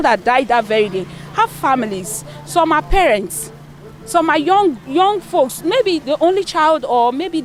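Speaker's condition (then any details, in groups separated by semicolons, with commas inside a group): No condition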